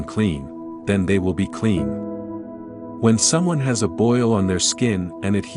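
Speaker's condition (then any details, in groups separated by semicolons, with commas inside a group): No condition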